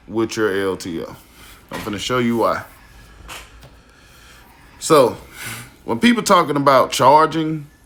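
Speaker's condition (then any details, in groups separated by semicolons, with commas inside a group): No condition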